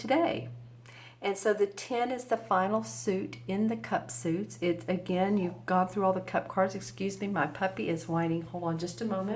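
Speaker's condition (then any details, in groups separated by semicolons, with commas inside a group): No condition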